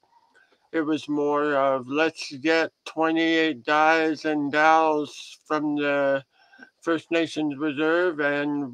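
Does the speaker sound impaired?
Yes: head and neck cancer surgery; large tumor removed from side of neck, reconstructive surgery, crooked head since; ongoing throat challenges.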